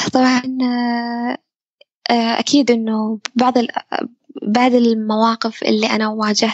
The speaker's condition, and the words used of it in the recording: Stuttering. فزي ما تقول إنه علاقة طردية، كل ما زاد الضغط النفسي التأتأة زادت، كل ما خف الضغط النفسي التأتأة خفت، هذه المعادلة ترى.